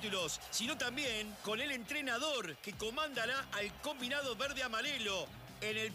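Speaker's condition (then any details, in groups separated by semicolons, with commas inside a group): No condition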